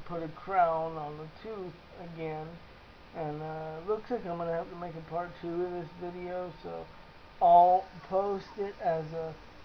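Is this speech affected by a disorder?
Yes: cerebral palsy.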